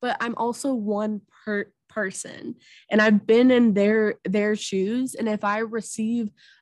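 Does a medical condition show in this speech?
Yes: stuttering; stuttering with blocks, slowly accepting stutter; sees therapist; gets stuck, word and part-word repetitions, saying own name still hard; here repeated sounds, repeated words.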